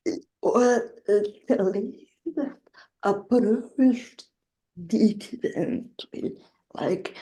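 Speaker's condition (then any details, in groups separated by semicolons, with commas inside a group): Generalized dystonia; generalized, leg weakness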